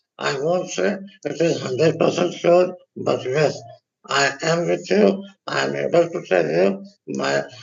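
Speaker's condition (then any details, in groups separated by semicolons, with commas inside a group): Tongue and neck cancer; partial tongue removal, vocal cord paralysis, chemotherapy, radiation; repeat chemoradiation, voice therapy, voice improved; unclear voice, difficulty speaking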